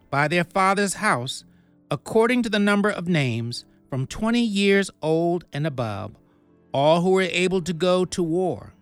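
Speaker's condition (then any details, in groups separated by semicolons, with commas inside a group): No condition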